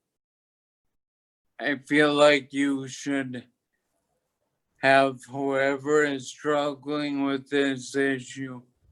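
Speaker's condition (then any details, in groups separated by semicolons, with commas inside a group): Toxic leukoencephalopathy, locked-in syndrome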